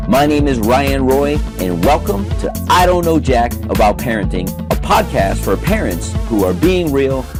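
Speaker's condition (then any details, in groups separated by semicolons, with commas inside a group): No condition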